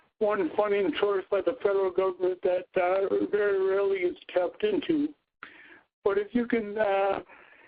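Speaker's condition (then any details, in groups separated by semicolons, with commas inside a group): Cerebral palsy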